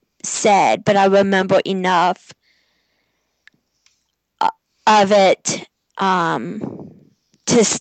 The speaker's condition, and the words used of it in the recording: Stuttering. But now that I've gotten used to answering the phone, I'm pretty fluent.